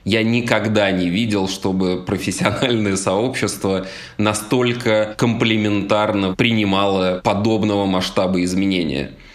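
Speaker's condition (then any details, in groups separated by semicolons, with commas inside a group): No condition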